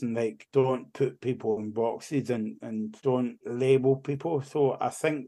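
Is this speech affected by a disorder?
Yes: cerebral palsy; cerebral palsy affecting right side, used Zimmer frame when younger, school physio to walk unaided; walks and talks now; childhood speech hard for others to understand, speech therapy at school, learned to talk.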